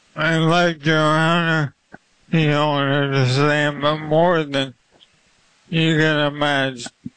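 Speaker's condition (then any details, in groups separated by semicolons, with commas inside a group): ALS; limb-onset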